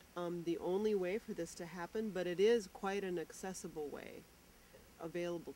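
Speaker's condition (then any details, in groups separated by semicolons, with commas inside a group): No condition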